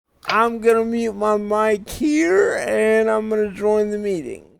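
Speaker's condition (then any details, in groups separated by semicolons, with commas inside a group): Cerebral palsy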